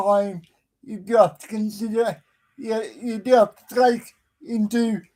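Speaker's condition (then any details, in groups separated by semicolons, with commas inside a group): Cerebral palsy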